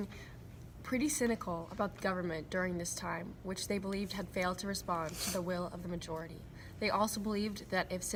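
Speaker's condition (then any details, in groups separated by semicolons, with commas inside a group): No condition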